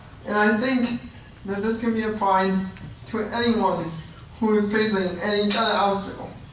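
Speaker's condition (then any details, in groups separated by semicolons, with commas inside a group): Cerebral palsy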